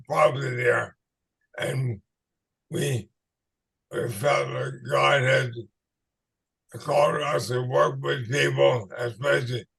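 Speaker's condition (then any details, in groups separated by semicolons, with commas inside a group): ALS/MND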